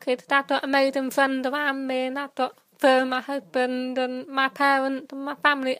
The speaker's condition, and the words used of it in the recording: Deafness. The one thing I kept thinking about the whole time was we not once had any trouble understanding each other.